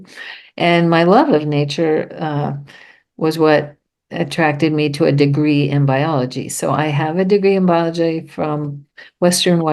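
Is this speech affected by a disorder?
No.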